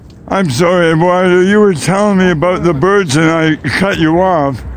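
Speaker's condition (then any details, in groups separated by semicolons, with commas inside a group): Oral cancer; base of tongue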